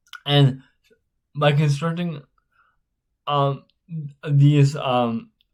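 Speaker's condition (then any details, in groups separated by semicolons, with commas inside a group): Spastic cerebral palsy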